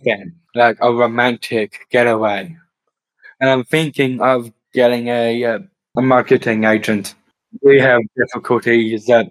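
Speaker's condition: Down syndrome; later diagnosed with autism

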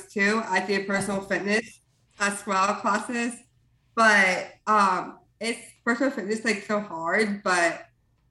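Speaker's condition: Down syndrome

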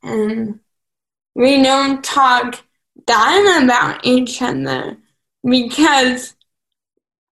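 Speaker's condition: Cerebral palsy; some mental developmental delay

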